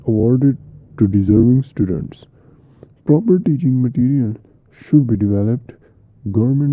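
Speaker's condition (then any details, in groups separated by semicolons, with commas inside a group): No condition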